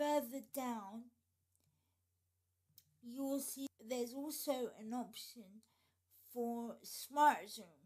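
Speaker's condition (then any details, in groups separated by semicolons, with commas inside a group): Cerebral palsy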